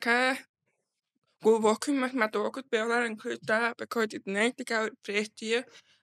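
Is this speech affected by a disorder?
Yes: deafness; hearing loss.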